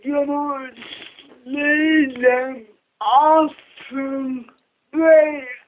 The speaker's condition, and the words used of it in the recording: Cerebral palsy. The one thing I don't accept about me is my speech.